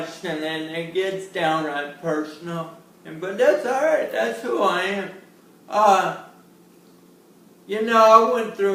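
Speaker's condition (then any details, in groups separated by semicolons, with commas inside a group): Cerebral palsy; since birth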